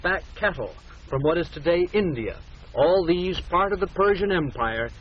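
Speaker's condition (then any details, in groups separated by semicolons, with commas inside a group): No condition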